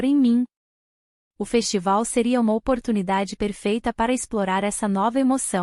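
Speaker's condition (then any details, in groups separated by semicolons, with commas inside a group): No condition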